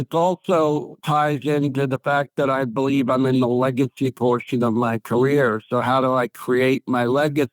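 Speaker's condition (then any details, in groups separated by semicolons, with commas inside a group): ALS; onset right arm, then left arm, legs, quadriplegic, prior neck surgeries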